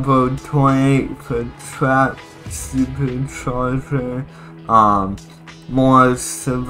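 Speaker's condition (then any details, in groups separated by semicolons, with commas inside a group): Cerebral palsy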